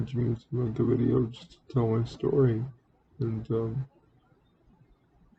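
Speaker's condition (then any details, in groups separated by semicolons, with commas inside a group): Cerebral palsy; speaks relatively well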